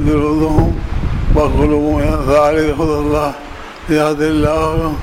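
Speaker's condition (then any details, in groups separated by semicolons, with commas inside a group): Difficulty speaking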